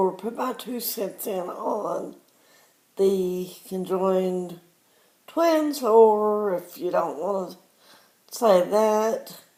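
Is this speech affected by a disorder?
Yes: cerebral palsy.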